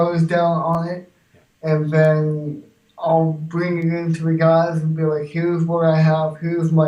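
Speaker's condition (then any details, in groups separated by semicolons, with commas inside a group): Cerebral palsy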